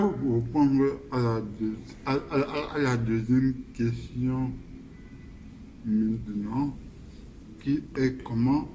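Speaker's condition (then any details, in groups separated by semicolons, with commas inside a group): Cerebral palsy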